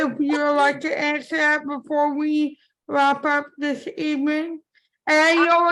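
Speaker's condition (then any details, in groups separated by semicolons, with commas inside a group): Cerebral palsy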